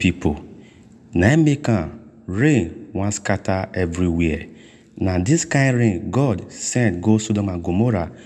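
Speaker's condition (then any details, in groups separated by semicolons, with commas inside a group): No condition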